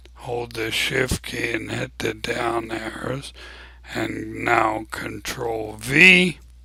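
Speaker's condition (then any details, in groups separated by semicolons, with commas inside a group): ALS; abnormally slow voice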